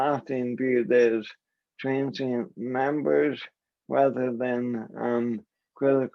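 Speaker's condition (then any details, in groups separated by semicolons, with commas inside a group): ALS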